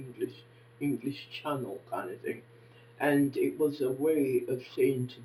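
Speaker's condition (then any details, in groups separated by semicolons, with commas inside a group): Facial palsy; can barely hear own speech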